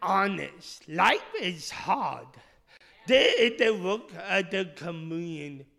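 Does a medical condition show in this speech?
Yes: speech impediment; initially misdiagnosed.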